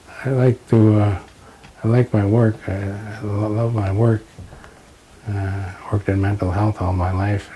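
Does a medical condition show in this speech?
Yes: Parkinson's disease; slowed down, on medication.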